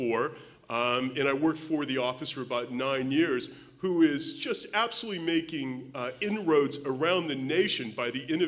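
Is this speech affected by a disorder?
No.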